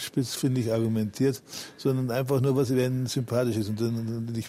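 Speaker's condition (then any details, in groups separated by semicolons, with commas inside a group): Parkinson's disease; admitted to rehab bedridden two years ago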